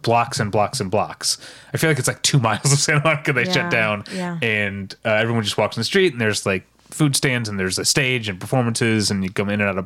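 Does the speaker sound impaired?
No.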